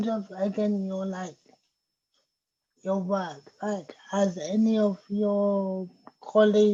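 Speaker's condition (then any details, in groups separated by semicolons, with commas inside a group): Cerebral palsy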